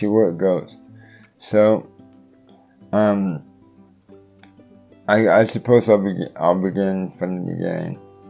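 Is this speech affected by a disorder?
Yes: cerebral palsy; tends to mess up words.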